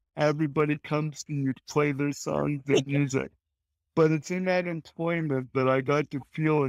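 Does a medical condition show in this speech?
Yes: cerebral palsy.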